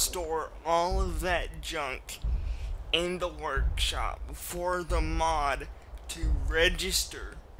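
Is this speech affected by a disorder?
Yes: cerebral palsy, mild.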